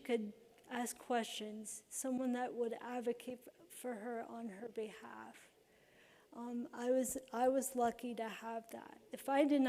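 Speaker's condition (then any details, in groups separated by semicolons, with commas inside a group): Cerebral palsy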